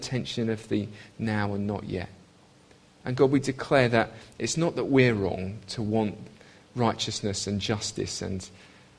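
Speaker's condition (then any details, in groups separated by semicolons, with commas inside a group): No condition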